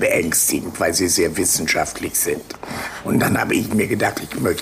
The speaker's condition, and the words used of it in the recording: Laryngectomy. Und wenn ich beim Ausatmen mein Tracheostoma vorne verschließe, also draufdrücke, dann wird die Luft, die aus der Luftröhre raus will, in den Rachen umgeleitet.